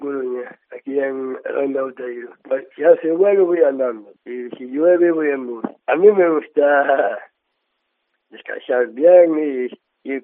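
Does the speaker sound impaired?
Yes: Down syndrome; man aged 37.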